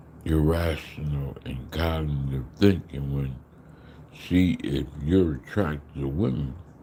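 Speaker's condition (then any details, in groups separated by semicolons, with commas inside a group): Slurred speech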